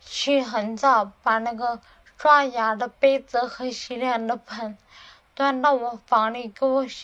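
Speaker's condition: Cerebellar atrophy, hereditary; then weak hands

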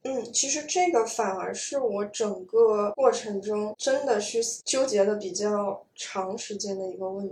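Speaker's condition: No condition

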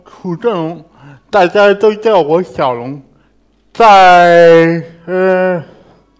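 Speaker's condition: Language impairment; some degree of language impairment; cannot speak fluently when giving talk, repeats words, pauses with fillers

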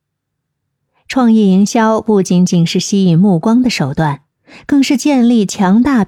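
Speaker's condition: No condition

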